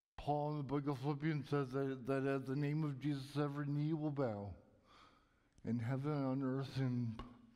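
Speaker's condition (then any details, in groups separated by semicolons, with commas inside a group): Cerebral palsy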